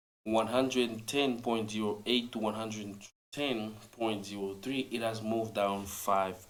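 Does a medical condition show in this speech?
No.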